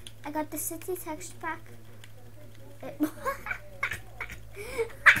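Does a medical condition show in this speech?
No.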